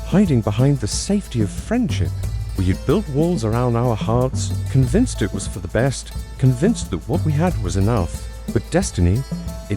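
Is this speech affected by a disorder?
No.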